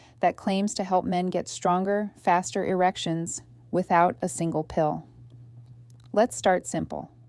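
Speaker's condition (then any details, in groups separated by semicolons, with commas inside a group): No condition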